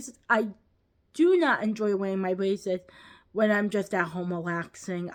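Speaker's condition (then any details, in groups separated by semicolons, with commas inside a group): Cerebral palsy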